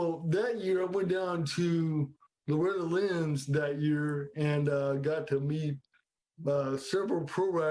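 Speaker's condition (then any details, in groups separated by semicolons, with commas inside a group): Cerebral palsy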